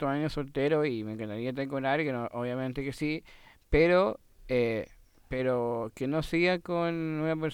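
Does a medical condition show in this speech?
Yes: Down syndrome.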